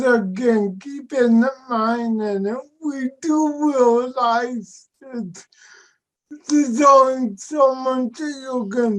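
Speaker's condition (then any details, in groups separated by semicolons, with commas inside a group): Cerebral palsy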